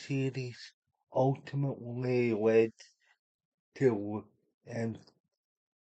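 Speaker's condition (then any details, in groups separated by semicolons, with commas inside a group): Cerebral palsy; unable to walk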